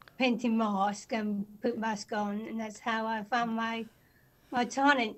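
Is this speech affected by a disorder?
Yes: Down syndrome; from birth; speech developed well, helped by childhood voice work and speech work combined with movement in drama.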